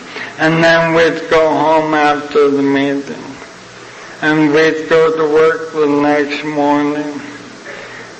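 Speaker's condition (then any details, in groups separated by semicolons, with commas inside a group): ALS (Lou Gehrig's disease); young onset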